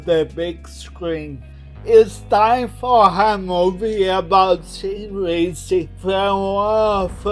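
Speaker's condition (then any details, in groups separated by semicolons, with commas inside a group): Cerebral palsy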